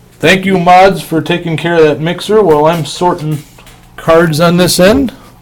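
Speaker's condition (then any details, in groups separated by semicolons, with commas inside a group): No condition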